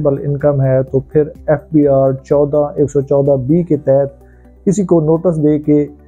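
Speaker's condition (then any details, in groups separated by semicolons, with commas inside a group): No condition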